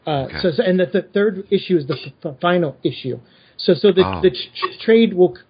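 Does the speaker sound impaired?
Yes: stutter; noticeable enough that listeners might mistake it for audio problems; here repeated sounds, repeated words, prolonged sounds.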